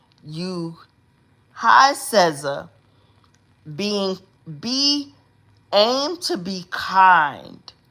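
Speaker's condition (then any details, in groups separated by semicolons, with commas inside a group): Cerebral palsy; uses specialized hospital bed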